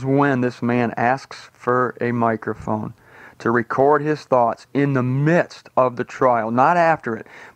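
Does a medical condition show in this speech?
No.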